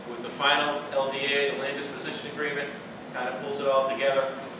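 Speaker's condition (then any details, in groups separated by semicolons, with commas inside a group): No condition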